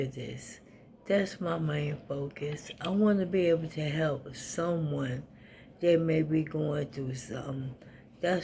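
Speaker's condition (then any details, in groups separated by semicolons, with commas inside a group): ALS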